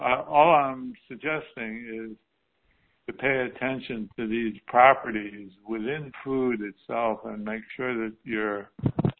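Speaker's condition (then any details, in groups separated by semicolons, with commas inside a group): Parkinson's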